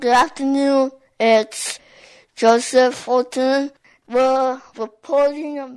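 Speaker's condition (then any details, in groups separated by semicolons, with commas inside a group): Mobius syndrome; congenital cranial nerve paralysis, facial paralysis, limb loss in both arms just below elbow; 3d-printed prosthetic arms and hands being made by University of Oregon bio club students; cannot move mouth, tongue or eyes in typical fashion, unable to smile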